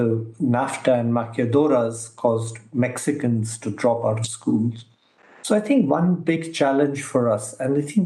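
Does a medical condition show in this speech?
No.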